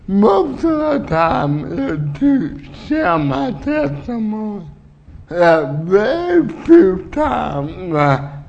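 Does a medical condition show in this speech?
Yes: cerebral palsy; uses wheelchair.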